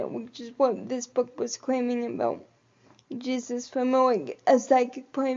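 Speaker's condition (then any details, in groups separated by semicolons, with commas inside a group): Cerebral palsy; able to articulate and speak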